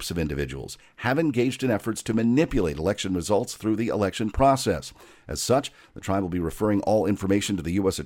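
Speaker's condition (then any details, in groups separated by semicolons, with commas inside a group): No condition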